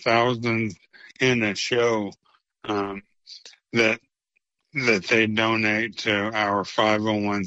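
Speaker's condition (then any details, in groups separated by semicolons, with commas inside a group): ALS; ALS (motor neuron disease), diagnosed nearly three years earlier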